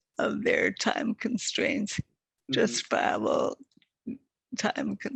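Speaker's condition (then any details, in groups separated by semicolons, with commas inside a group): Multiple sclerosis; quadriplegic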